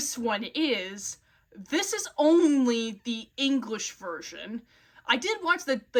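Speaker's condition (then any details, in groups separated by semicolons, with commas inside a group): No condition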